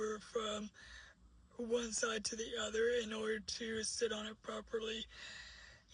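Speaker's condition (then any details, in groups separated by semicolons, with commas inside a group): Cerebral palsy; uses a wheelchair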